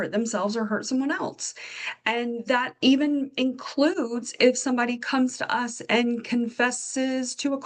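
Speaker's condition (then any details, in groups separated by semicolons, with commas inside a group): No condition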